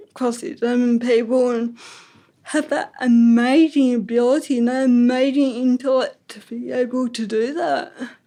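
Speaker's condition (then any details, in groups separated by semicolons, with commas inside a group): Ataxic cerebral palsy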